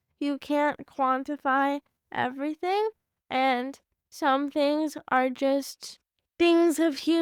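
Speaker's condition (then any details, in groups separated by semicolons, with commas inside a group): Cerebral palsy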